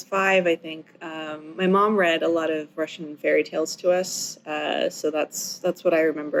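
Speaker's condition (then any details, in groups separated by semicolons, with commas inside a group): No condition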